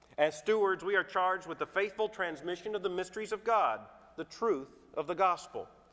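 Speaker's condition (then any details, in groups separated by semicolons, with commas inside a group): No condition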